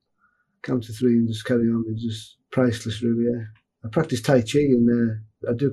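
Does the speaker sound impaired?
Yes: Parkinson's; freezing of gait, stumbling and falls, posture affected, mild onset symptoms, two years of tests, slow progression; sees neurophysiotherapist, park run group, walking football, one-legged squats for leg strength; has attended speech therapy classes.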